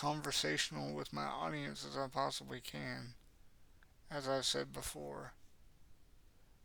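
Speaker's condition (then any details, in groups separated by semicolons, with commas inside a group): Cerebral palsy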